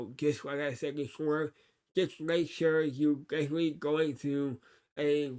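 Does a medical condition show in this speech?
Yes: cerebral palsy.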